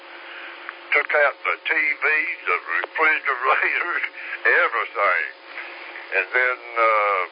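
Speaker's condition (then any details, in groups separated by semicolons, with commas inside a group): Slurred speech; stroke 3 years ago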